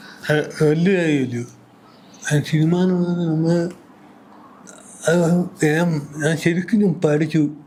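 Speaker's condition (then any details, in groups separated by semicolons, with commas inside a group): Cerebral palsy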